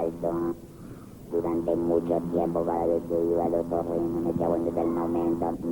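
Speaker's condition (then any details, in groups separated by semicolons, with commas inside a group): Laryngectomy; after laryngeal cancer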